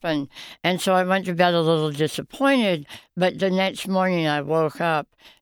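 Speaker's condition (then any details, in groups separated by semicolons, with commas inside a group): Oral cancer, half tongue removed, partial glossectomy; survivor, about 25 years since diagnosis, failed hip graft, jaw bar loosened and removed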